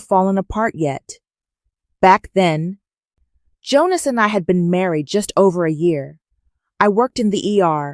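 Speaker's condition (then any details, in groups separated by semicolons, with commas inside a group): No condition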